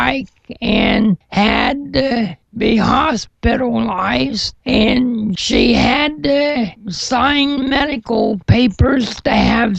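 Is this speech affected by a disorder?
Yes: cerebral palsy.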